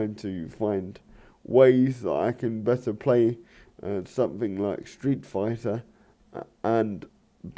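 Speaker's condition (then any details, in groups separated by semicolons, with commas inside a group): Cerebral palsy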